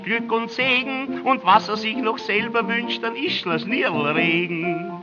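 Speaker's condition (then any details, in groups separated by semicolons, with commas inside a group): No condition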